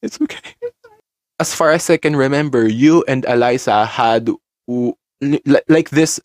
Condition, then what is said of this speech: Stuttering. I also want to do this pod because I stutter a lot